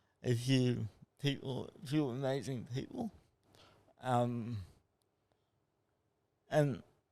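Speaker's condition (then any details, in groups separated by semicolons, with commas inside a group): Cerebral palsy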